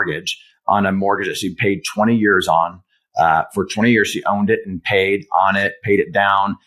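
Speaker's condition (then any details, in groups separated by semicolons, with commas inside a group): No condition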